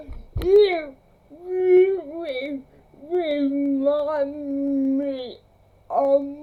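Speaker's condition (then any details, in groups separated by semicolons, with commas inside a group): Cerebral palsy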